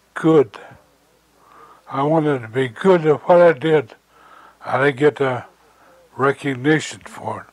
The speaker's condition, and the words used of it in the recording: Stroke. His speech slurred, his hands trembled.